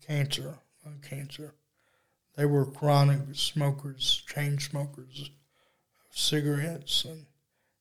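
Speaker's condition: Cerebral palsy; unable to walk

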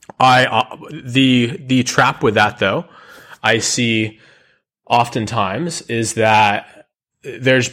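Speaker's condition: Stutter; lifelong stutter, speech therapy tried without success, first seminar at 19 changed beliefs about speech; repeated words, blocks

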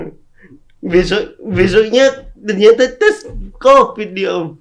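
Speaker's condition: Cerebral palsy; speaking is difficult

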